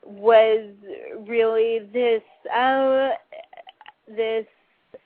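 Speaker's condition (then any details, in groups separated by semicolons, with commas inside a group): Cerebral palsy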